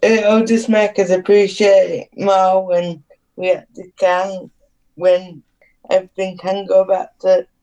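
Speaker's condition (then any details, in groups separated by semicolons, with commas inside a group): Cerebral palsy; needs adapted housing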